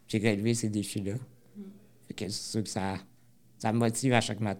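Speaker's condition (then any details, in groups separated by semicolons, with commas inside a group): Spinal muscular atrophy type 2; wheelchair user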